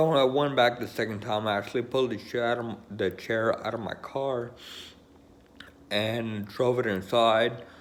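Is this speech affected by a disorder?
Yes: Friedreich's ataxia; electric wheelchair.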